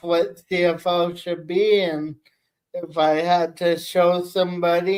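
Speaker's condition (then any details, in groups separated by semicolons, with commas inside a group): Cerebral palsy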